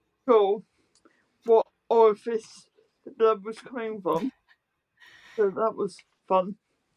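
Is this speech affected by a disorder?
Yes: spastic quadriplegic cerebral palsy.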